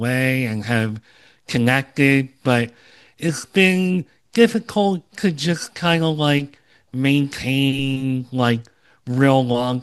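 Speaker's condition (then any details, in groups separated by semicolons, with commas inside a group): Cleft lip and palate, Opitz G/BBB syndrome; congenital cleft lip and palate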